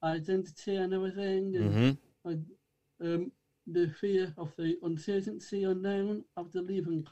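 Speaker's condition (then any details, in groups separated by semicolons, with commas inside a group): Down syndrome; from birth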